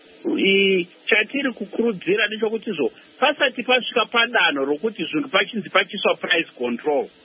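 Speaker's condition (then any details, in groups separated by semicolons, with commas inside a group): No condition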